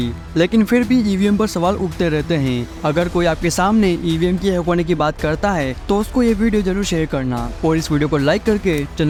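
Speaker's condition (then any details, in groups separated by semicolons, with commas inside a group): No condition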